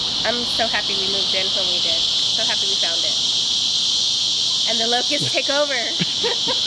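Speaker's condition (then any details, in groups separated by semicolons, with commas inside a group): No condition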